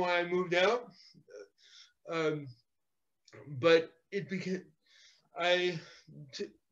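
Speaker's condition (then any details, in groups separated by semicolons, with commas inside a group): Cerebral palsy; physical therapy in childhood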